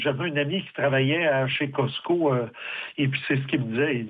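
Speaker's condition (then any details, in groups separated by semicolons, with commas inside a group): No condition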